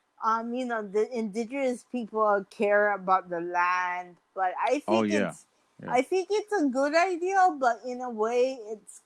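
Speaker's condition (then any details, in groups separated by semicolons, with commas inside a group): Mild cerebral palsy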